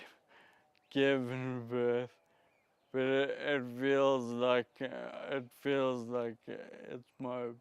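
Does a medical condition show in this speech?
Yes: Friedreich's ataxia; spasticity.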